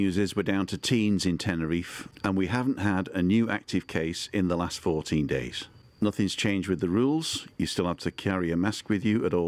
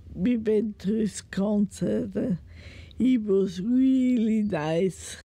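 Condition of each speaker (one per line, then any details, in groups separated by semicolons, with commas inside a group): No condition
Multiple sclerosis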